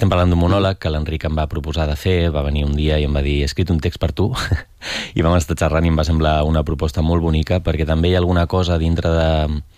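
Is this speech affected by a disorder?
No.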